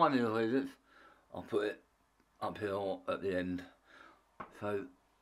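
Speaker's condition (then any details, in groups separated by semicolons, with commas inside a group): Tongue cancer; half tongue removed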